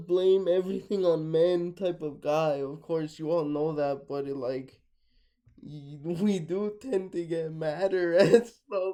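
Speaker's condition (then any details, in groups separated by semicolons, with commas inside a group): Spastic, ataxic, athetoid, mixed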